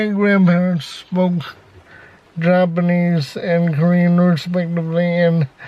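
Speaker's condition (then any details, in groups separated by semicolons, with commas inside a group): Cerebral palsy, severe; spastic type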